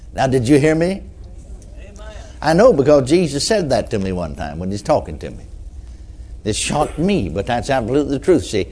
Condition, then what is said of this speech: None; typical speech.